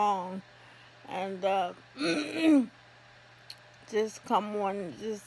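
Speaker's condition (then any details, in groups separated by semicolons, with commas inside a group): ALS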